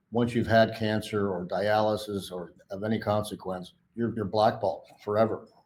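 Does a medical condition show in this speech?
No.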